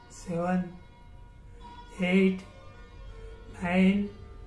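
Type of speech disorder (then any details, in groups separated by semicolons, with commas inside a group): Dysarthria; Parkinson's disease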